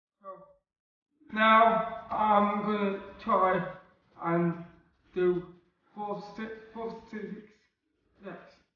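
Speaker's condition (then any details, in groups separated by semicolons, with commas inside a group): Cerebral palsy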